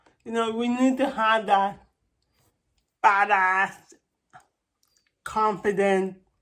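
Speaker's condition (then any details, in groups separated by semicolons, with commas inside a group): Cerebral palsy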